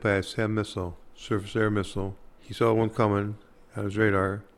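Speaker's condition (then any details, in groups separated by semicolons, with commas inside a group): Parkinson's disease; speech affected very significantly, hard time talking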